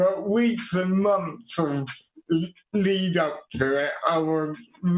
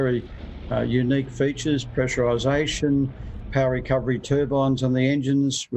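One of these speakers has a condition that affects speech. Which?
The first: quadriplegic cerebral palsy; quadriplegic form, birth injury; diagnosed at age 2.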